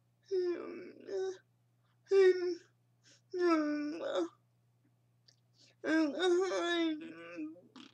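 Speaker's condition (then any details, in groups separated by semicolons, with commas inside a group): Cerebral palsy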